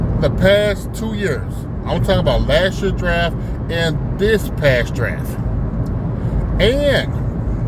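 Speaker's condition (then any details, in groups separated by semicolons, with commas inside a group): No condition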